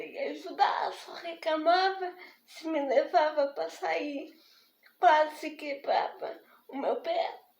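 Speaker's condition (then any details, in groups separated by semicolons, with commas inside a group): Spastic diplegic cerebral palsy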